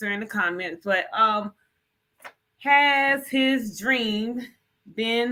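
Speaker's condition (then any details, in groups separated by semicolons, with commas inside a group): No condition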